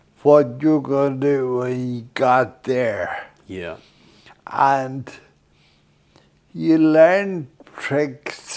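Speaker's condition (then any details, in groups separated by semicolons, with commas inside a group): Friedreich's ataxia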